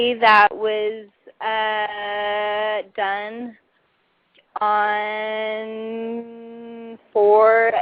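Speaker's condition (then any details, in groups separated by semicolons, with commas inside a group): Cerebral palsy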